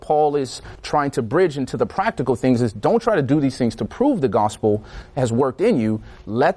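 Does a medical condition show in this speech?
No.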